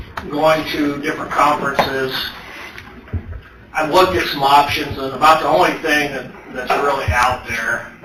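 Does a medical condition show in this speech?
No.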